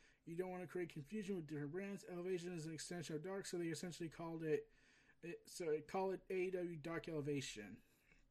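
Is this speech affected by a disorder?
No.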